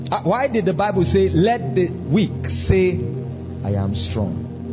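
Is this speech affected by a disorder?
No.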